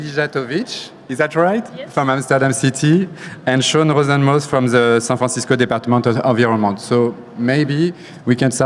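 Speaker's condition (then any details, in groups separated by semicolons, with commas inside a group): No condition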